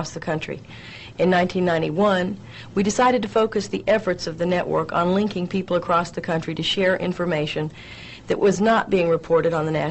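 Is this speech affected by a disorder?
No.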